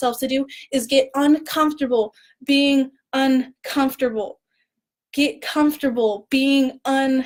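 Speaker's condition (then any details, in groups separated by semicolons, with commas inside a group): No condition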